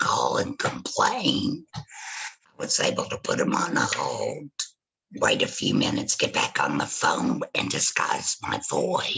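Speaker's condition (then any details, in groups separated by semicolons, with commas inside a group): Laryngectomy after cancer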